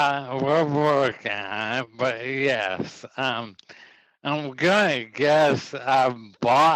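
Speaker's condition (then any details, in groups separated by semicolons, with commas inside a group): ALS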